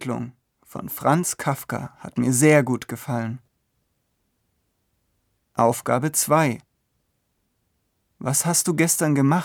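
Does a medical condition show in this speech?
No.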